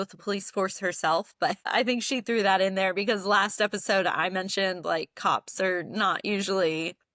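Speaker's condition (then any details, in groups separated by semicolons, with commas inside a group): No condition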